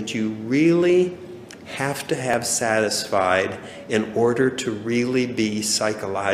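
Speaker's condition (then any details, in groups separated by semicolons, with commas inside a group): No condition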